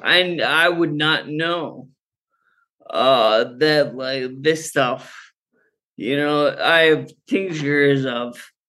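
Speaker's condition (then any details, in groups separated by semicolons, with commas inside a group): Friedreich's ataxia; present from birth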